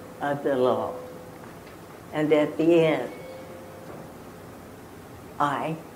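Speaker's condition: Spasmodic dysphonia; diagnosed 1998 at Johns Hopkins after 4 months unable to talk, ALS and throat cancer suspected; injections into throat at Adam's apple every 4 months; 4 months unable to talk before diagnosis, injections keep voice usable on air

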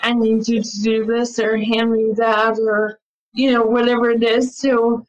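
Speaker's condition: ALS; attends ALS clinic

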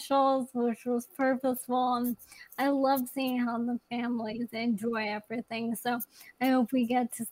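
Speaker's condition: ALS; young onset

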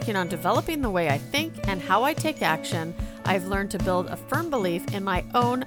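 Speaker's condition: No condition

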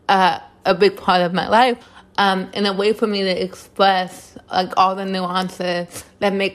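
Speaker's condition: Cerebral palsy; born two months premature

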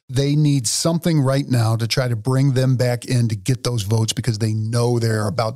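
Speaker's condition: No condition

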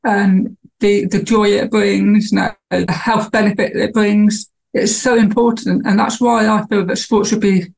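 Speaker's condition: Deafness, lost hearing around age 4; cochlear implant

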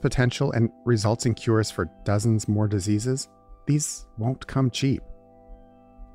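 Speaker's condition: No condition

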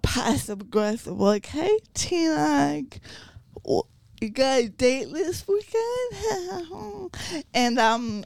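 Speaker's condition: Cerebral palsy

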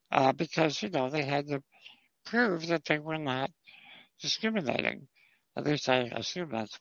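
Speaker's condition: Spinal muscular atrophy type 2; never walked or stood

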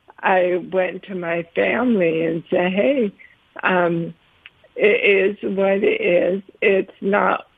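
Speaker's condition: ALS; ALS diagnosed at 47, early sign running into walls, no use of hands, arms, legs; tongue affected, speaks more slowly than before, worried about voice, held up over 15 minutes

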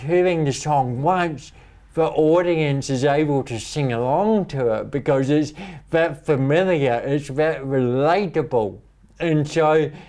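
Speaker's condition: Cerebral palsy; speech impediment, talks funny

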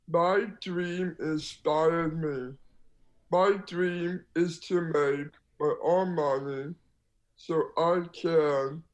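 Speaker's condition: Down syndrome

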